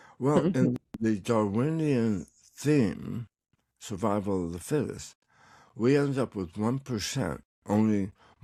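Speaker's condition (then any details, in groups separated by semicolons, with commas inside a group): Tongue cancer; recovering, tongue exercises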